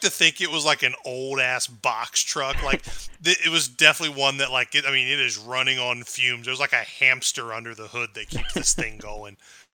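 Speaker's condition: No condition

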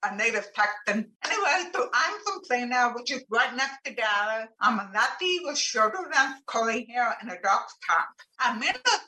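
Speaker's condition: Profound deafness; does not know ASL or sign language

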